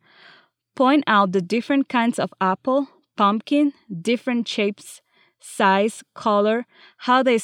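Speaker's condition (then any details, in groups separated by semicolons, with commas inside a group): No condition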